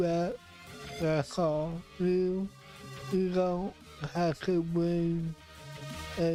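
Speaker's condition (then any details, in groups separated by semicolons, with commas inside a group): Cerebral palsy; affects voice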